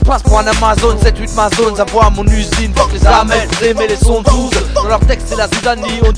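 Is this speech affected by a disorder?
No.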